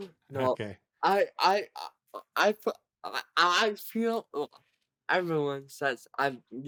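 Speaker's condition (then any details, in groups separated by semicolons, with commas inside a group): Cerebral palsy, severe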